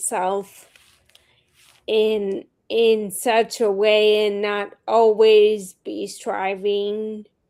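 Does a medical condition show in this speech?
Yes: Friedreich's ataxia; handwriting and speech.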